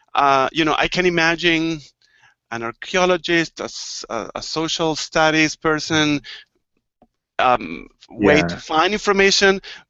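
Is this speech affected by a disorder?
No.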